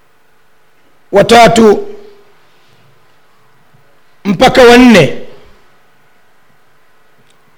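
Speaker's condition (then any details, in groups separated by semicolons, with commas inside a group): No condition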